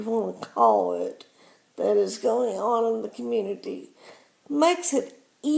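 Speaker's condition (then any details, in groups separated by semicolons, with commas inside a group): Cerebral palsy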